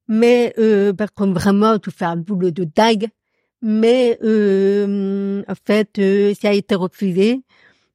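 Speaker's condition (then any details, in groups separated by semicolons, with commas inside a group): Profound congenital deafness; profound deafness from birth, discovered at 9 months, doctor predicted she would never speak; workplace accommodation enabling phone calls, written transcription of meetings; accent from deafness, could not speak in early childhood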